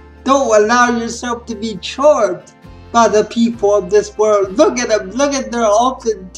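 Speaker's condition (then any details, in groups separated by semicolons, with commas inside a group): Spastic cerebral palsy; spastic quadriplegic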